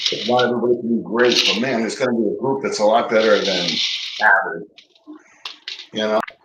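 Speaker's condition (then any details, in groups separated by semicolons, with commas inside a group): No condition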